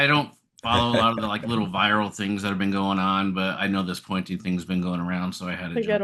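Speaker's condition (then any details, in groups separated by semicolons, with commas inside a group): No condition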